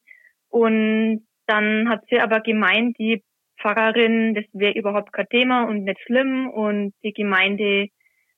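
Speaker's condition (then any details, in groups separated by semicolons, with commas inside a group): Stuttering; covert stuttering, first consciously noticed around age 10, hidden until age 21; no longer hiding stuttering, regularly reads Gospel and Epistle aloud in church as lector; reading aloud not stutter-free, anticipates hard words, formerly hid stutter with filler words and word swapping; repeated sounds, blocks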